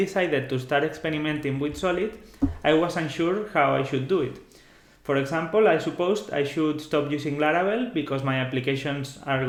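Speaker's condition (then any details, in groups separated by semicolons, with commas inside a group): No condition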